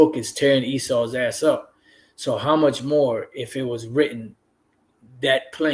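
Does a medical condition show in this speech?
No.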